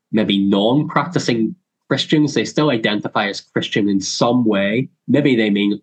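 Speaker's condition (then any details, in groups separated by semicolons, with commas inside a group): Cleft lip and palate; surgery and dental surgery in childhood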